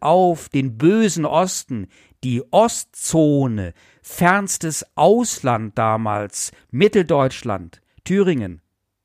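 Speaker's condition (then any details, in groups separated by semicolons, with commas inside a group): No condition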